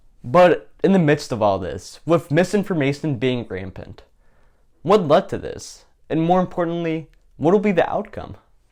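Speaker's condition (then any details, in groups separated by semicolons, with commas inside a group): No condition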